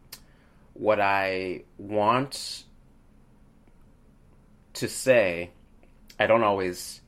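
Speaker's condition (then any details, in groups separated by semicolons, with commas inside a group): Stutter; stutter since around age 4 or 5; stutters when starting to respond in group conversation, often cannot say intended words; prolonged sounds, blocks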